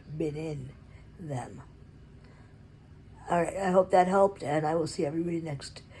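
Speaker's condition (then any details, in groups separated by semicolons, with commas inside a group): Cerebral palsy; predominantly physical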